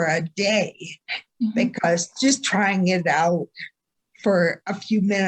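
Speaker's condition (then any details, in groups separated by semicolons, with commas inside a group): Ataxia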